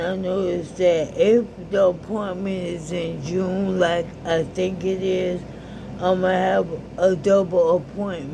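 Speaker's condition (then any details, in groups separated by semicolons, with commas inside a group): ALS; recently diagnosed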